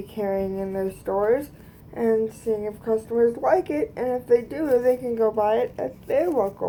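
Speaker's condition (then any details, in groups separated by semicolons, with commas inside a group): Cerebral palsy; both hands affected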